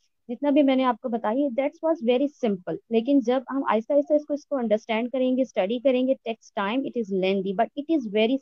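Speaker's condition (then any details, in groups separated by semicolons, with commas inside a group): No condition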